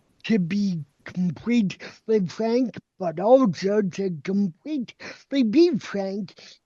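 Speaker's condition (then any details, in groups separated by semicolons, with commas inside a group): Cerebral palsy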